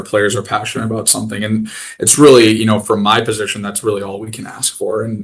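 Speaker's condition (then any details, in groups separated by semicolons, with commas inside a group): No condition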